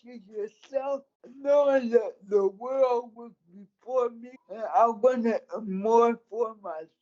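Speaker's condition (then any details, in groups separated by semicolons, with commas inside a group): Cerebral palsy; speech affected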